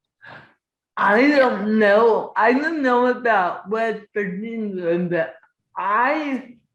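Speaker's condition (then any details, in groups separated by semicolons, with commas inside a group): Cerebral palsy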